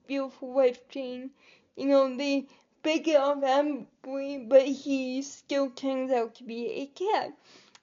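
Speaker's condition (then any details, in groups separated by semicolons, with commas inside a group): Cerebral palsy; quadriplegic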